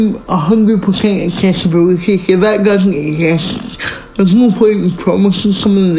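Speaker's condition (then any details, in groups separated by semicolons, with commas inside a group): Speech impairment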